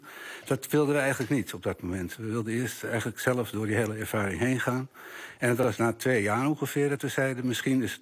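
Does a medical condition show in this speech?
Yes: Parkinson's disease; diagnosed about four years earlier, tremor at onset, marked fatigue in first years; medication cocktail working well, symptoms reduced, less fatigue, roughly 15% substantia nigra left.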